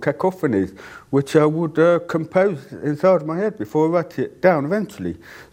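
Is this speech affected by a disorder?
Yes: deafness; cannot hear own voice.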